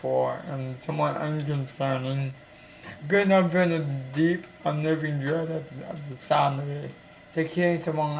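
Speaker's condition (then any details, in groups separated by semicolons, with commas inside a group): Cerebral palsy; affects legs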